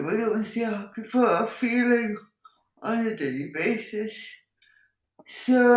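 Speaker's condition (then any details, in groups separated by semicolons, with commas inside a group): Cerebral palsy; speech audibly affected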